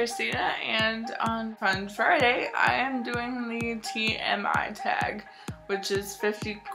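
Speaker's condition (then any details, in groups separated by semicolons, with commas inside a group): Cerebral palsy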